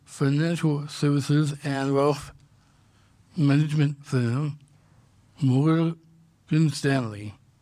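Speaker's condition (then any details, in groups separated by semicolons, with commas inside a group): Down syndrome; congenital, diagnosed at birth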